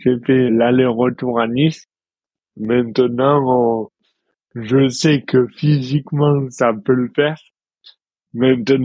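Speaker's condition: Dystonia; present since birth

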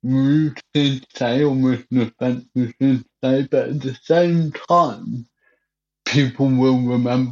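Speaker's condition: Cerebral palsy; cannot drink from a glass, uses a straw

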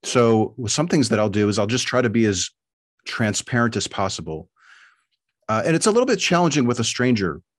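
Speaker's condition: No condition

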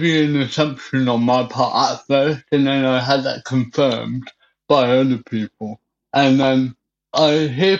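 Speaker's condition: Cerebral palsy; birth complications, breathing stopped, cesarean, incubator, walked fine until 5, then physiotherapy, walking frame, wheelchair

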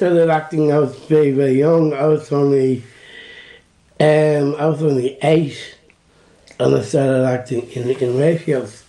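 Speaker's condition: Down syndrome; acting from age eight at Rayfields

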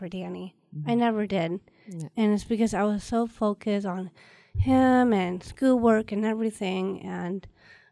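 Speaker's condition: Down syndrome; known since infancy

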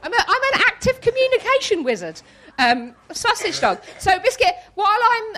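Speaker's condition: Tourette's syndrome; neurological, involuntary movements and noises, daily seizure-like tic episodes, support worker helps during episodes; involuntary vocal tics of repeated words and obscenities, episodes of complete loss of speech control

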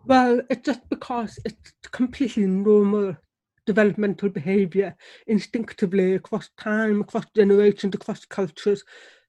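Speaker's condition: Deafness; relies on lip reading

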